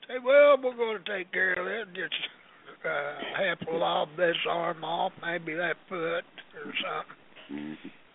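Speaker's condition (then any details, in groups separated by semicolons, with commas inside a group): Parkinson's disease; Parkinson's for quite some time, tremor, trouble with fine hand work as watchmaker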